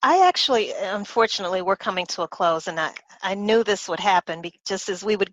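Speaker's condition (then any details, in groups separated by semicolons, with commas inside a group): No condition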